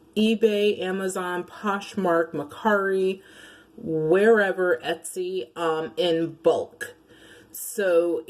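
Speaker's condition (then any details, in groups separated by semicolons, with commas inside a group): No condition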